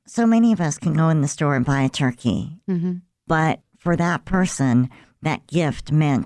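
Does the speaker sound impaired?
Yes: cleft lip and palate; congenital, present since birth, about 50-some years ago.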